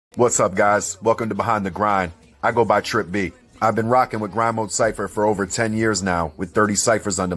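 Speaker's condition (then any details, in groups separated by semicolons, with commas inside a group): No condition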